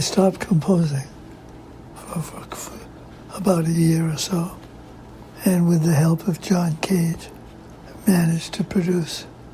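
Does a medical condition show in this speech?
Yes: Parkinson's disease; lost voice.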